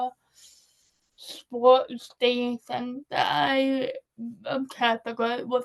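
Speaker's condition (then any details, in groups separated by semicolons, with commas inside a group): Cerebral palsy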